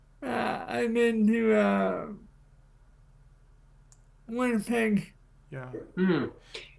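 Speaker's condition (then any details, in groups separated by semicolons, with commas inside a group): Cerebral palsy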